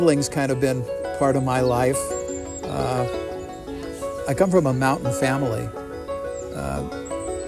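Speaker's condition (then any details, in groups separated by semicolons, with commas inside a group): No condition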